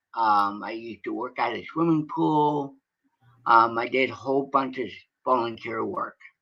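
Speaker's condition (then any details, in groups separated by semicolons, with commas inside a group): Cerebral palsy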